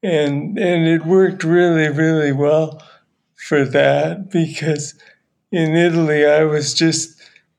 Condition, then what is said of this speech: Parkinson's disease. Well, I think you can hear right now from his voice, there's so many different challenges in Parkinson's, so